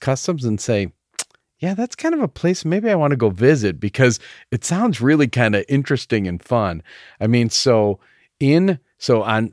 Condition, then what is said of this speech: None; typical speech.